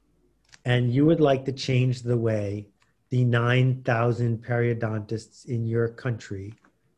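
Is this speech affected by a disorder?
No.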